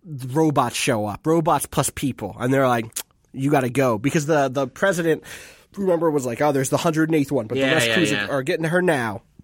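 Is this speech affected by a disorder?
No.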